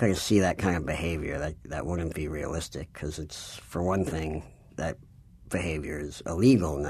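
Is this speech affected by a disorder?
Yes: cleft palate.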